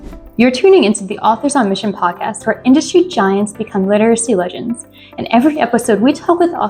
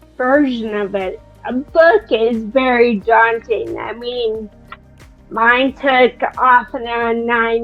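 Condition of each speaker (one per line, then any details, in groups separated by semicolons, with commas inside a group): No condition
Friedreich's ataxia; Friedreich's ataxia, progressive, affects motor skills; diagnosed at 17; speech affected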